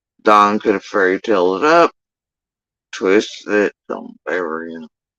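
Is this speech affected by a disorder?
Yes: facial paralysis after surgery; tongue.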